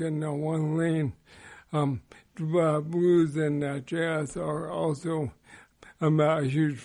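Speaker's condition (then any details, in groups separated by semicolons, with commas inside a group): ALS; over 12 years since diagnosis, slower progression than most, worsening daily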